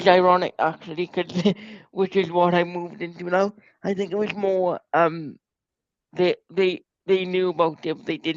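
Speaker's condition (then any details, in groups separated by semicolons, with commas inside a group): Cerebral palsy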